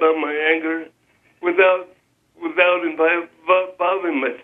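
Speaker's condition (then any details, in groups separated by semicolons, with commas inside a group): Spastic cerebral palsy; lifelong wheelchair use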